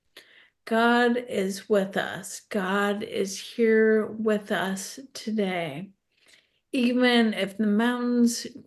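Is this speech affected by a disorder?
Yes: ALS; progressive neurological disease, repeated falls on walks from about two years ago, tongue fasciculations, specialist-confirmed diagnosis.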